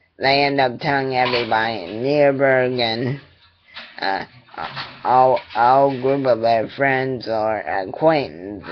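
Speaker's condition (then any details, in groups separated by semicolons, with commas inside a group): Cerebral palsy; attending therapy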